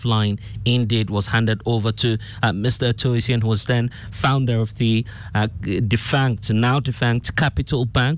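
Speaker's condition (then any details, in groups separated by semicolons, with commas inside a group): No condition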